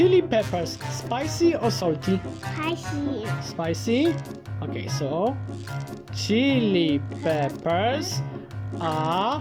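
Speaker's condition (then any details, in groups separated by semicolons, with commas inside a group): No condition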